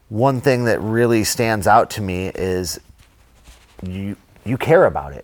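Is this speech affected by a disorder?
No.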